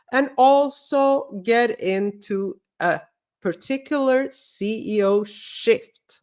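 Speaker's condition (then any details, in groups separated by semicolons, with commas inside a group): No condition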